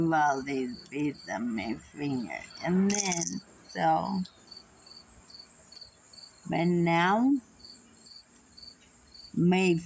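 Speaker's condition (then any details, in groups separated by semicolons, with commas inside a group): Muscular dystrophy; unable to walk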